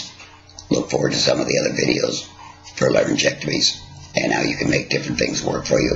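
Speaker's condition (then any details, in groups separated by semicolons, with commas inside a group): Laryngectomy; laryngectomy, no mouth breathing; morning coughing, clears with deep breaths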